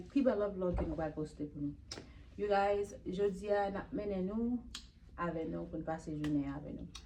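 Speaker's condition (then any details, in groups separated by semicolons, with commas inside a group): No condition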